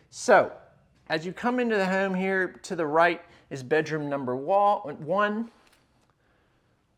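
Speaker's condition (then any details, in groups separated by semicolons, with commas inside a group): No condition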